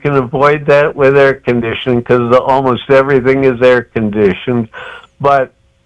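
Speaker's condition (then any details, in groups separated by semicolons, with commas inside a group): Cerebral palsy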